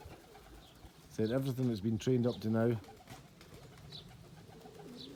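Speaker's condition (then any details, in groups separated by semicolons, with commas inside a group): No condition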